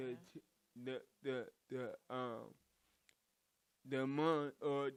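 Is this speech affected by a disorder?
Yes: cerebral palsy; from birth.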